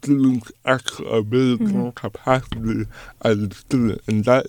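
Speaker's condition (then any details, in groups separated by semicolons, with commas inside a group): Cerebral palsy; lifelong cerebral palsy, dystonia with hand tremors; hand tremors sometimes prevent writing or typing, requested printed notes and audio recordings; speech difficult, cerebral palsy and dystonia affect speech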